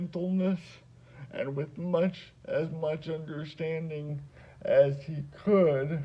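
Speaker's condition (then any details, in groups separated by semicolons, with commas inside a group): Cerebral palsy; spasticity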